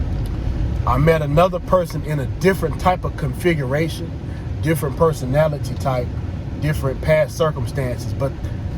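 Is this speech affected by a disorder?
No.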